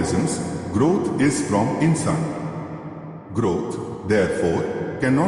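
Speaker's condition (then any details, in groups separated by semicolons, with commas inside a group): No condition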